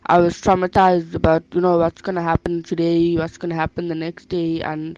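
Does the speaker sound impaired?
Yes: bilateral sensorineural hearing loss; onset age 4 after mumps complications, both auditory nerves dead, failed nerve repair, four grommet surgeries, large ear-worn device; speech not fully clear and never was, ongoing speech therapy growing up, speaks rather than signs.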